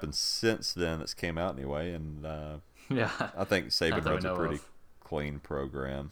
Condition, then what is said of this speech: None; typical speech.